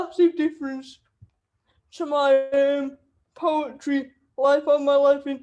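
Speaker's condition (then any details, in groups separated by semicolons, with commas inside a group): Cerebral palsy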